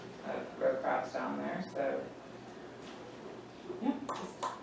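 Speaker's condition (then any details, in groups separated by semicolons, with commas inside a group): No condition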